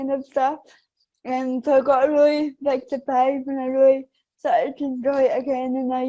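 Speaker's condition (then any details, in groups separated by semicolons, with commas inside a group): Cerebral palsy; affects balance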